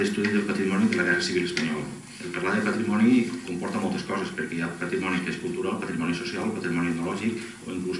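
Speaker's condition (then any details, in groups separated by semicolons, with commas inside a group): No condition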